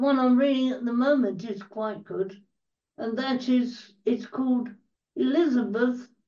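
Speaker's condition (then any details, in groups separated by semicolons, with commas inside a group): Cerebral palsy; quadriplegia, wheelchair user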